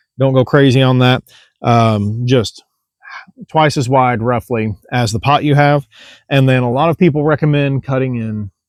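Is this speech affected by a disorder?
No.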